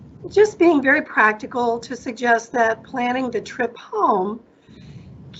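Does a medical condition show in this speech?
No.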